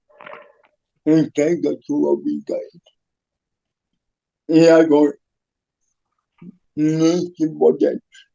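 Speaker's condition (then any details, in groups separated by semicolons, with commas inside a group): Cerebral palsy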